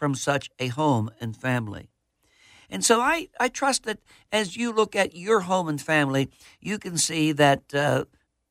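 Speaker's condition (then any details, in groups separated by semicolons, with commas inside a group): No condition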